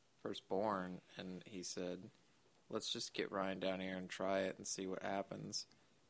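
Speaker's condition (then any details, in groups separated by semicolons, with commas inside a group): Duchenne muscular dystrophy; progressive muscle disease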